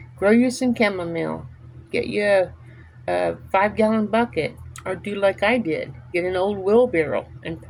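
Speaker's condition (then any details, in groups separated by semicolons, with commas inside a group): No condition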